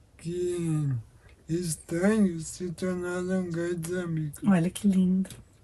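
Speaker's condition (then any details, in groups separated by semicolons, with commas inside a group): Amyotrophic lateral sclerosis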